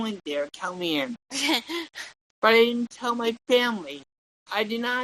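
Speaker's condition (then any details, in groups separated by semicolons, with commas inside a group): Cerebral palsy; mild, walks, no wheelchair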